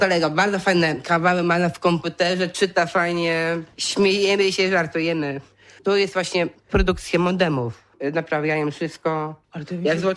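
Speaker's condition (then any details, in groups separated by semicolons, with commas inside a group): Down syndrome; sometimes forgets things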